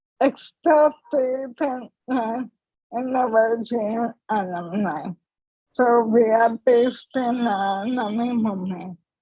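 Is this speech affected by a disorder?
Yes: ALS; speech, swallowing, breathing improved after stem cell therapy.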